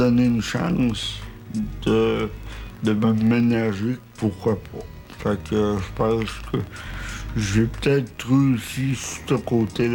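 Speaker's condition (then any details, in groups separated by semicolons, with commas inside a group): Cerebral palsy; present from birth; 37 years since onset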